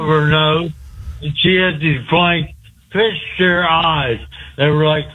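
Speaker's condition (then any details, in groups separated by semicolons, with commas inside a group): Speech impediment; usually hard for host to understand; calling in to radio show, host says understood every word this call; clearer than usual on this call, host understood better than ever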